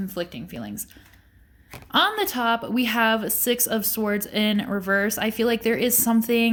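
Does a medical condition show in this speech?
No.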